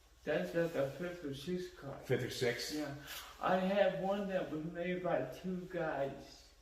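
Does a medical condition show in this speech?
Yes: cerebral palsy; cerebral palsy, congenital, diagnosed around age six.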